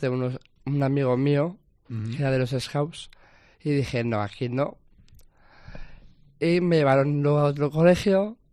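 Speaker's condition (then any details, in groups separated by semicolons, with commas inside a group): Down syndrome; extra copy of chromosome 21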